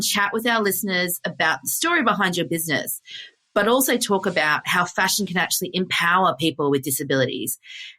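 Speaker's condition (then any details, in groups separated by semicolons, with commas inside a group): No condition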